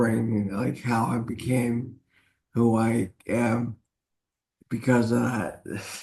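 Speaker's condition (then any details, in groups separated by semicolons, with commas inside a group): Traumatic brain injury; accident after combat flight; 8 years since injury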